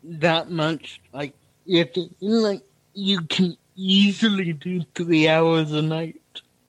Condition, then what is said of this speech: Cerebral palsy. Well, I'm I'm lucky in that respect because my speaking is um like it's weird.